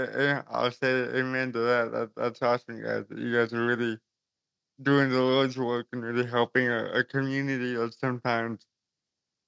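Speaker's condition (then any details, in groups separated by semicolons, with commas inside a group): Cerebral palsy; since birth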